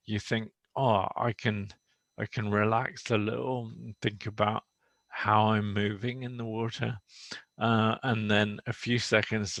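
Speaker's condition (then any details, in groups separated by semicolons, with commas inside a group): Motor neuron disease; hands weak, head-worn pointer, voice recognition; about 18 months since diagnosis, no longer walking; speech a little slow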